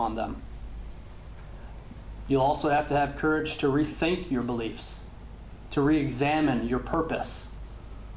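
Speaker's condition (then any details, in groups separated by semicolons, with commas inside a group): No condition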